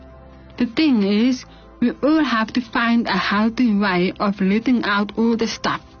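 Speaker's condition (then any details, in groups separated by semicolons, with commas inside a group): 97% hearing loss, severe; 97% hearing loss since childhood, struggled understanding in hearing school, cochlear implants for last 6 years; hearing brought up to 80% with cochlear implants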